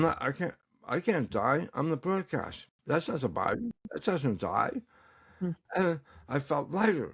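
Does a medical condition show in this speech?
Yes: tongue cancer; recovering, tongue exercises.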